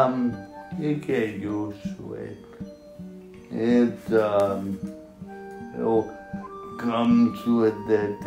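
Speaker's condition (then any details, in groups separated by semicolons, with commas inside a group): Traumatic brain injury (pontine cavernoma); two pontine bleeds from cavernous malformation, two surgeries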